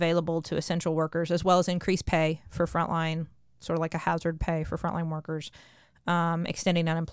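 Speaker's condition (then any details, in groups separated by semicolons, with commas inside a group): No condition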